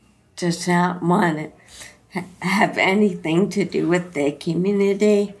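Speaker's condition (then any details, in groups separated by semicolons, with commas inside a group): Friedreich's ataxia; inherited degenerative ataxia, onset around 15 or 16, diagnosed at 19, gene confirmed, balance, coordination problems; slurred speech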